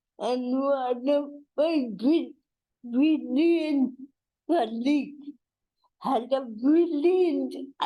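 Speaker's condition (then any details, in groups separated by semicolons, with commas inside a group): Cerebral palsy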